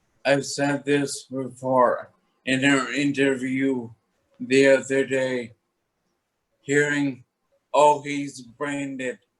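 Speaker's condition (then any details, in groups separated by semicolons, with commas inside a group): Toxic leukoencephalopathy, locked-in syndrome; toxic leukoencephalopathy from smoking heroin, white matter damage, progressed to locked-in; stage 4, recovering rapidly; formerly letter board and blinks, relearned diaphragmatic breathing, consciously coordinates each sound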